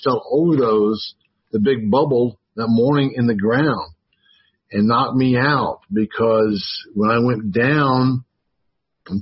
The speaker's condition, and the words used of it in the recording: Aphasia. You have a different kind of aphasia from what I'm getting, and it is Wernicke's aphasia.